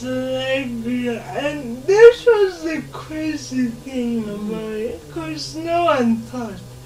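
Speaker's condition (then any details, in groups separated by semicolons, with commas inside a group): Cerebral palsy; since birth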